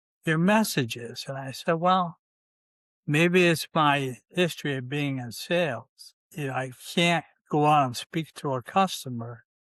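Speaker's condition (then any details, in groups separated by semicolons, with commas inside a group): ALS; limb onset; can still talk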